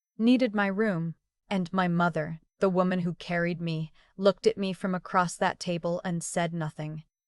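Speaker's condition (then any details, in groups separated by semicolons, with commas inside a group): No condition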